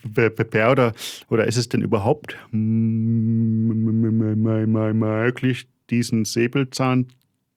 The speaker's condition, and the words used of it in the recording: Stuttering. Denn wie ihr jetzt vielleicht auch schon in ganz kleinen Sekunden gemerkt habe, stotter ich halbst